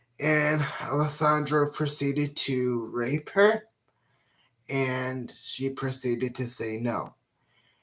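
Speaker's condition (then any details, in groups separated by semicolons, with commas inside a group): Cerebral palsy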